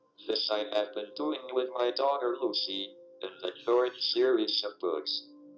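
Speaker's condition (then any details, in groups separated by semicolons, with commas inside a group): ALS, speech-generating device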